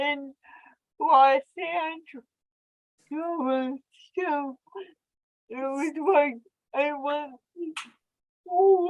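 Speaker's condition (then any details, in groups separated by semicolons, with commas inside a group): Cerebral palsy; much uncontrollable movement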